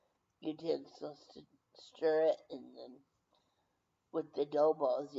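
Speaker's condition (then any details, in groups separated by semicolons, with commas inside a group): Brain injury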